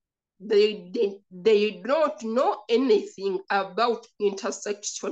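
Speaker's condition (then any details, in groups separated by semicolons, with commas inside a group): Cerebral palsy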